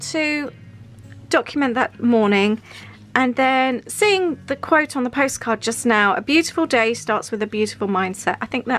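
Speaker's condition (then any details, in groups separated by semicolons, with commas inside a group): No condition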